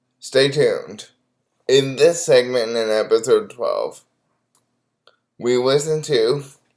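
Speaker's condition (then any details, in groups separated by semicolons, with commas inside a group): Cerebral palsy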